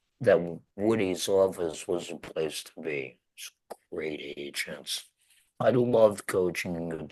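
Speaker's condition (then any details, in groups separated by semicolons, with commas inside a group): Laryngectomy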